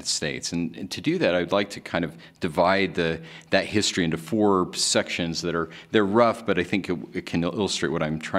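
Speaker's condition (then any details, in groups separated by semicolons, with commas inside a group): No condition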